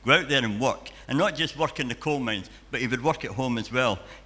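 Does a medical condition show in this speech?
Yes: cleft palate and cleft lip.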